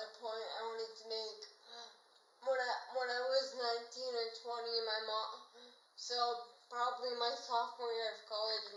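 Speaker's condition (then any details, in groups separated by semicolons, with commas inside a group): Cerebral palsy, dystonic hemiplegia; since birth, dystonic type; needs walking assistance, no wheelchair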